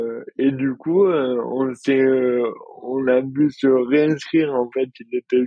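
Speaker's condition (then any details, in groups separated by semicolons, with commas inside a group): Dystonia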